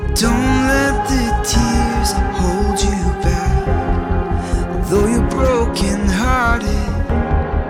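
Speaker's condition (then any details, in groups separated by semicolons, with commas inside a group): No condition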